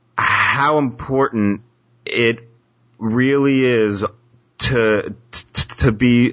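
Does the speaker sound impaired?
Yes: stuttering; person who stutters; in psychotherapy, helping with letting go and accepting stuttering; stutter-like tension when signing own name, worse under pressure or with people watching; here repeated words, prolonged sounds.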